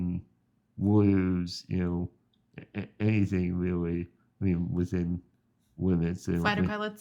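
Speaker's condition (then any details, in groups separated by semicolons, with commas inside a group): Spinal muscular atrophy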